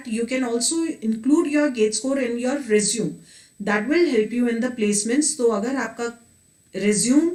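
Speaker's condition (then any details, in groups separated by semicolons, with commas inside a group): No condition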